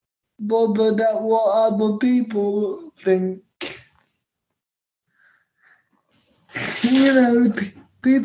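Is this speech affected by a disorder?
Yes: cerebral palsy; cerebral palsy present essentially all life.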